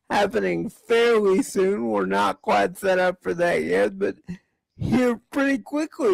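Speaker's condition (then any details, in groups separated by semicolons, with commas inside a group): Cerebral palsy; speech sounds drunk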